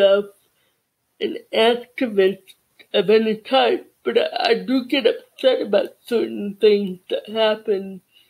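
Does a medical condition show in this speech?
Yes: cerebral palsy; childhood speech therapy.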